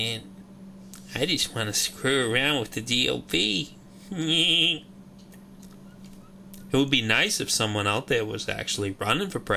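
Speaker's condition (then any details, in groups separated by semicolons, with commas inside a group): No condition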